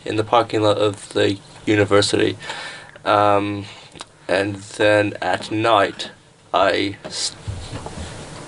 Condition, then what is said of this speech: Stuttering. And for some reason, because of the inflection of how I talk when it's like this, I don't stutter.